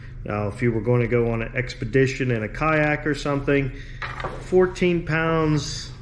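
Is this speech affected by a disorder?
No.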